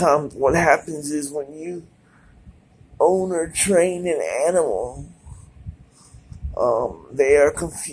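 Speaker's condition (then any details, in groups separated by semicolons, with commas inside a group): Cerebral palsy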